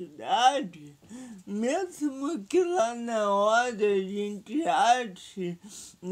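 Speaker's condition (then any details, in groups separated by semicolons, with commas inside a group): Paralysis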